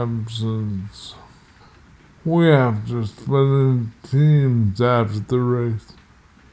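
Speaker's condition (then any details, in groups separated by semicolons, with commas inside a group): Multiple sclerosis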